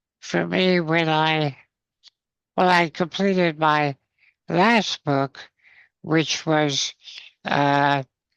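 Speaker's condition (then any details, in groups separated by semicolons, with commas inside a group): Spinal muscular atrophy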